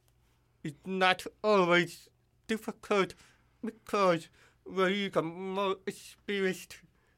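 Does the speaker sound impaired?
Yes: hearing loss with cochlear implant; formerly hearing aids, water-resistant cochlear implant on ear hook, hears only nearby speakers; cannot judge own voice, distorted when yelling at high volume, relies on others' volume feedback.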